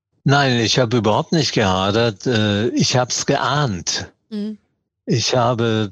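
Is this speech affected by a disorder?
Yes: Parkinson's disease; diagnosed at age 75, years of trembling before diagnosis, once put down to stage fright.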